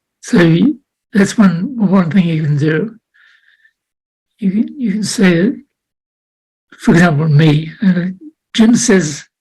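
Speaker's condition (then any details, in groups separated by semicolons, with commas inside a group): Parkinson's disease; unsteady walking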